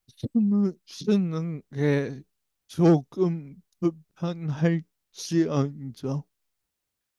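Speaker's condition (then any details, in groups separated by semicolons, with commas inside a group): Brain lesion disability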